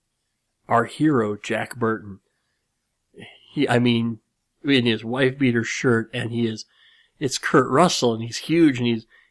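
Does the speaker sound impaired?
Yes: cleft lip and palate; series of plastic surgeries for repair, skull bone chips grafted to reconstruct nose around age 12.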